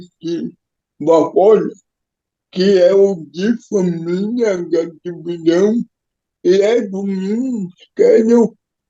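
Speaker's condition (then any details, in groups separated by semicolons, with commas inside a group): Cerebral palsy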